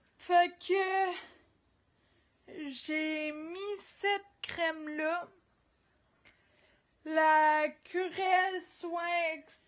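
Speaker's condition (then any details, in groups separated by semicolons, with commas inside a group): Ataxia; degenerative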